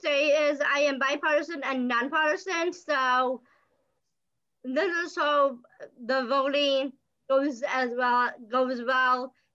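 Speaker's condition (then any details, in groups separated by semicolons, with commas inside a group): Down syndrome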